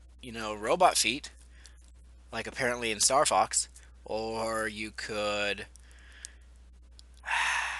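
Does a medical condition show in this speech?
No.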